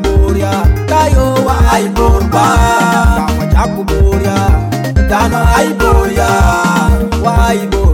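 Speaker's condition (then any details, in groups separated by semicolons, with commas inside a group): No condition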